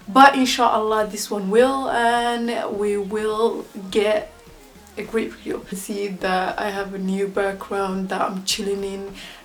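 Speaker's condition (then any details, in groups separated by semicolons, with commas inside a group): No condition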